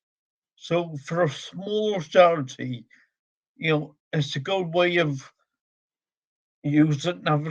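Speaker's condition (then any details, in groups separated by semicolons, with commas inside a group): Ataxia; cerebellar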